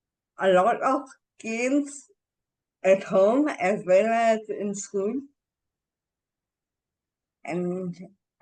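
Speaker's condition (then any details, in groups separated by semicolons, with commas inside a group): Encephalitis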